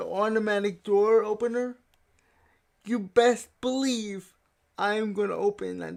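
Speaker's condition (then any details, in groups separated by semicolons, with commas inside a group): Cerebral palsy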